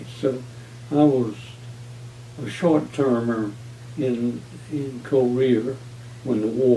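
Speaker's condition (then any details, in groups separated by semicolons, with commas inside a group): Parkinson's disease; about two years since onset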